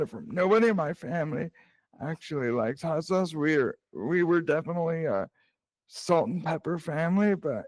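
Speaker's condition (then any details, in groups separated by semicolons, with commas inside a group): Cerebral palsy; present from birth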